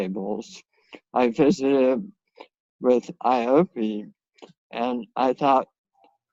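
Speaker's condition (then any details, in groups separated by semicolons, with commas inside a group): Head and neck cancer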